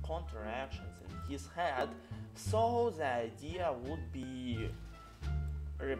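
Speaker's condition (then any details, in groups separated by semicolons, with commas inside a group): No condition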